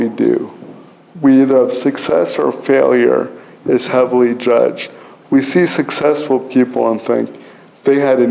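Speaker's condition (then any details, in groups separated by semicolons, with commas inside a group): Cerebral palsy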